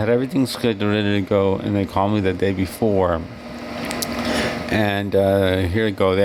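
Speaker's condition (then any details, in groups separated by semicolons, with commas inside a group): Cerebral palsy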